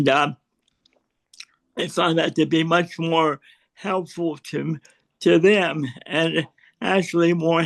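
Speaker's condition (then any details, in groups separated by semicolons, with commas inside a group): Cerebral palsy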